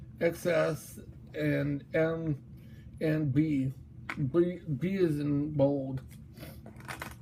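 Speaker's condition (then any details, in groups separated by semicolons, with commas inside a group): Mobius syndrome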